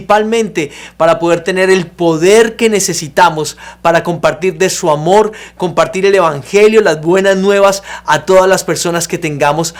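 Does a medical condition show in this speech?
No.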